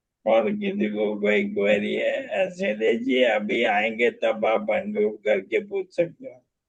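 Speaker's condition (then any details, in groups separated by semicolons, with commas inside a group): Bulbar ALS, bulbar onset; voice strong and loud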